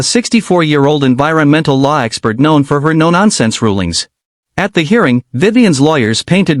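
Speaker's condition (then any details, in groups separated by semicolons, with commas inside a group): No condition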